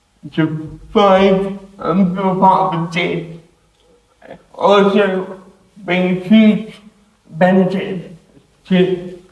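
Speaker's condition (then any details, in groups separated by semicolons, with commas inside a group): Cerebral palsy; affects hands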